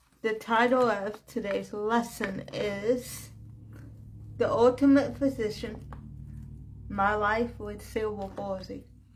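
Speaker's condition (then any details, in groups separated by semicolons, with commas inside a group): Cerebral palsy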